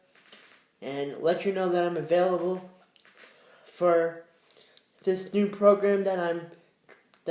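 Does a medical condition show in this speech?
Yes: cerebral palsy.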